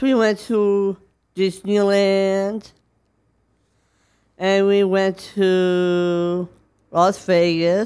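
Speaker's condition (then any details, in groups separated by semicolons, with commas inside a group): Down syndrome; age 40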